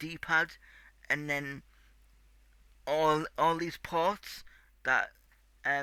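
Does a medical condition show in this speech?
Yes: cerebral palsy; tight muscles.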